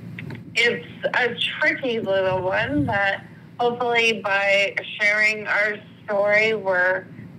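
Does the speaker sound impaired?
Yes: ALS; onset with slurred speech then right hand weakness, diagnosed 3 months after symptoms became problematic; progressing, good days and bad, tires easily, daily care needs from husband Kevin; slurred speech as first symptom.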